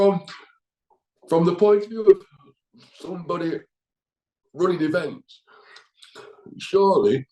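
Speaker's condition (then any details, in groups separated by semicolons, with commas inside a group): Cerebral palsy; left side affected, weak left arm, cannot walk, from birth; needs daily support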